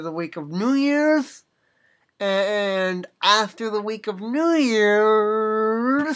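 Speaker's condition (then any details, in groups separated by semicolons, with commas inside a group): Cerebral palsy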